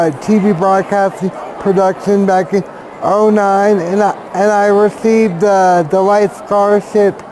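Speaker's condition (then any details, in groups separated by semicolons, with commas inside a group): Cerebral palsy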